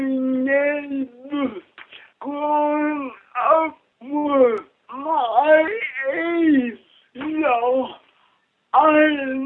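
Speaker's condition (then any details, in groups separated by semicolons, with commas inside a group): Cerebral palsy; speech hard for others to understand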